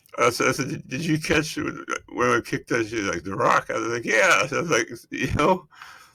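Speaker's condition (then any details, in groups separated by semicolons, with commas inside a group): Multiple system atrophy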